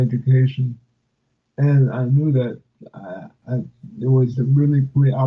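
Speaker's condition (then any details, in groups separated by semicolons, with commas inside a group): Cerebral palsy; affects speech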